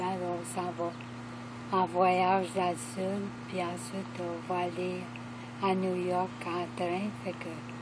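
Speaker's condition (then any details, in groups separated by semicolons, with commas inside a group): ALS; affects hands, legs and voice; lost half of voice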